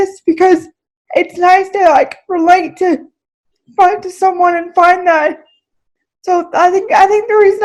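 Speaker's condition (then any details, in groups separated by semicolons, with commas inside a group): Cerebral palsy, spastic, mild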